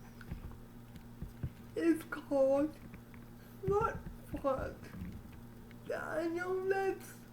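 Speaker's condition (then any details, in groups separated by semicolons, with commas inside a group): Cerebral palsy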